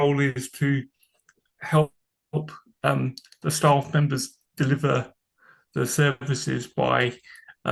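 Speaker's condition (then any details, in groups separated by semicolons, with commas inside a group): Cerebral palsy; from birth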